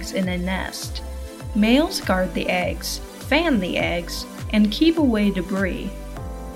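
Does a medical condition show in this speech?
No.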